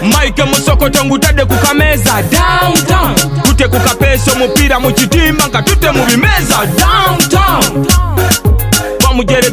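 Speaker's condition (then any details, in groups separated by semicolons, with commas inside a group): No condition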